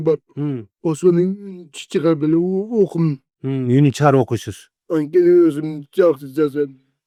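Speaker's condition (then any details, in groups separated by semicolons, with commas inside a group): Cerebral palsy; 40 years with condition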